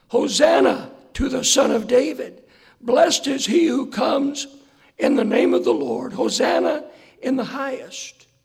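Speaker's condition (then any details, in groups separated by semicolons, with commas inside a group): Hoarseness after vocal cord surgery; hoarse voice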